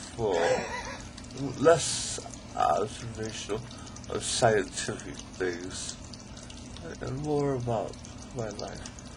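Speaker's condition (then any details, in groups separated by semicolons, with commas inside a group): ALS; still able to talk, articulate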